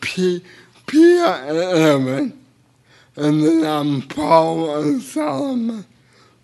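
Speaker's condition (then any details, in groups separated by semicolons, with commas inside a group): Cerebral palsy; speech a little unclear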